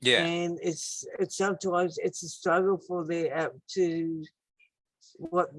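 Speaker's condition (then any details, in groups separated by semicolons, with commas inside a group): Acquired brain injury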